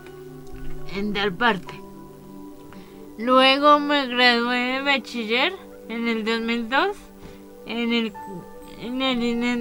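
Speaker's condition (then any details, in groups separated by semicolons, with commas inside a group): Cerebral palsy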